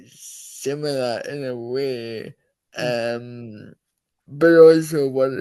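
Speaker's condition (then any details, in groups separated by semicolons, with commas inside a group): Cerebral palsy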